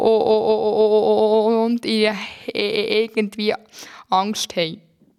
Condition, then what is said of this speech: Stuttering. Es ist ganz normal für mich, dass ich stottere.